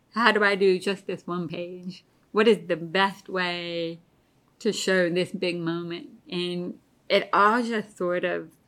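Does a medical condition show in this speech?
Yes: deafness; relies on hearing aids and lip reading, pretty bad tinnitus.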